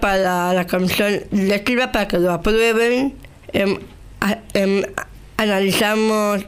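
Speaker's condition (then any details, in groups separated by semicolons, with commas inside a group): Down syndrome; with intellectual disability, age 35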